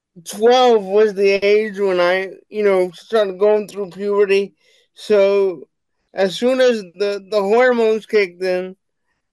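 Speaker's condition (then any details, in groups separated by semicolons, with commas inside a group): Cerebral palsy; wheelchair bound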